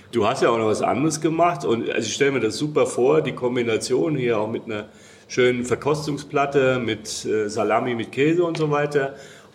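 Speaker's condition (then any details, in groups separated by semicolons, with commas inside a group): No condition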